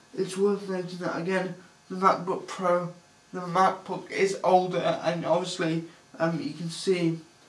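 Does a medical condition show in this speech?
Yes: cerebral palsy.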